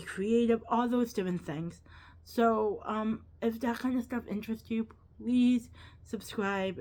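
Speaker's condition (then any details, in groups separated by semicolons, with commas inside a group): Cerebral palsy, quadriplegic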